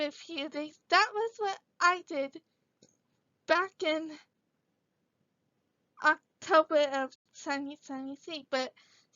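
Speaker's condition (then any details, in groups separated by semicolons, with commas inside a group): Cerebral palsy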